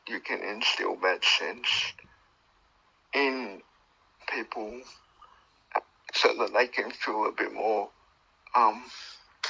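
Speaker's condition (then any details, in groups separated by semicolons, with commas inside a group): Cerebral palsy; birth brain damage, two months premature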